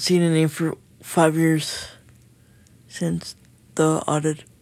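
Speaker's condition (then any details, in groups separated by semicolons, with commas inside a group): Cerebral palsy; uses motorized wheelchair, needs 24/7 caregivers including to get out of bed, daily medication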